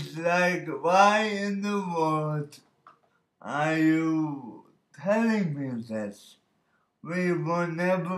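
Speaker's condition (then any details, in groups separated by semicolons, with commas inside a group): Birth oxygen deprivation brain injury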